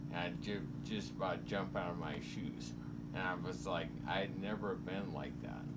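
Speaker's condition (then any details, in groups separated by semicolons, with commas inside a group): Parkinson's disease; difficulty with speech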